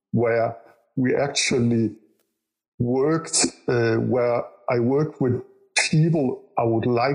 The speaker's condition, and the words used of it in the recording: Stuttering. And I'm still a stutter. And sometimes I can have a hard stuttering